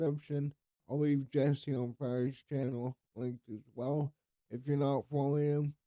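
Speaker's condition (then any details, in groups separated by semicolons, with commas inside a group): Cerebral palsy; speech affected by cerebral palsy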